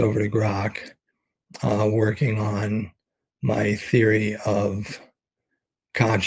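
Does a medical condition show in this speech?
Yes: ALS; expects to lose voice very soon.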